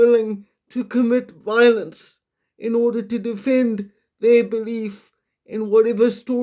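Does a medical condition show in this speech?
Yes: quadriplegic cerebral palsy, severe.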